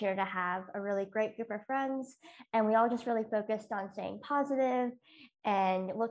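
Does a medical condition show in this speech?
Yes: cleft lip and palate.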